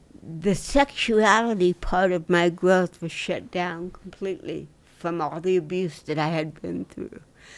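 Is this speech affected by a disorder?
Yes: cerebral palsy.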